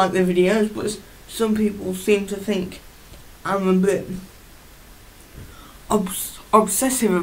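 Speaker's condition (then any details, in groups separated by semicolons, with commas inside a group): Cerebral palsy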